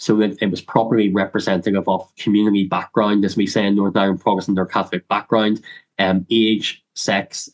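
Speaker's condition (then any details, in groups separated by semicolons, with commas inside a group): Cleft lip and palate; dreaded reading aloud and public speaking as child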